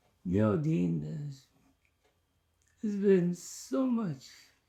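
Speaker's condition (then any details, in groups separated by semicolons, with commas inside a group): ALS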